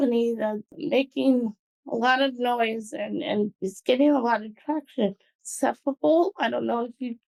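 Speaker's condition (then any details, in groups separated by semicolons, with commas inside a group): Cerebral palsy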